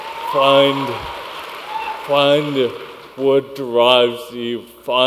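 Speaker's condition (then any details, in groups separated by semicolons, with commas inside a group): Cerebral palsy; speech impediment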